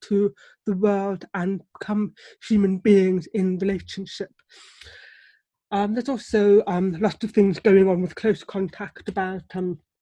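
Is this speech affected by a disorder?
Yes: deafness; relies on lip reading.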